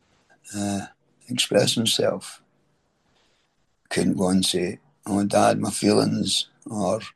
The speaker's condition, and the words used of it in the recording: Throat cancer. That's why I talk like this.